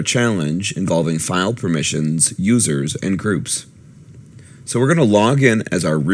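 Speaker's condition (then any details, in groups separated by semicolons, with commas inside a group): No condition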